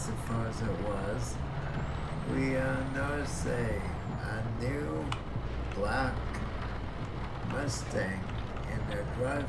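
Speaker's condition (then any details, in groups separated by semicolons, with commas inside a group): Cerebral palsy; breathing fine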